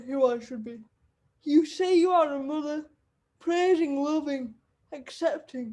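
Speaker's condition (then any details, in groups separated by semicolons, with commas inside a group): Cerebral palsy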